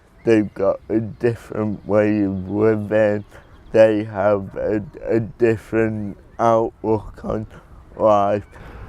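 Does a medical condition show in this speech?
Yes: cerebral palsy.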